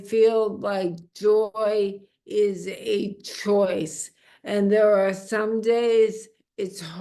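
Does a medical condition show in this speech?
Yes: amyotrophic lateral sclerosis.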